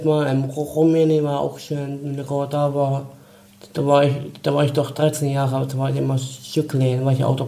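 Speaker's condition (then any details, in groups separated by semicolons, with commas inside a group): Down syndrome; trisomy 21, genetic, developmental delay, early movement therapy, Montessori therapist Lore Andelik; adult, about 22, trouble judging ground underfoot, fear of heights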